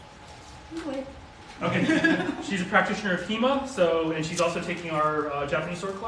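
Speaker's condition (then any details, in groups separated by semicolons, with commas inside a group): No condition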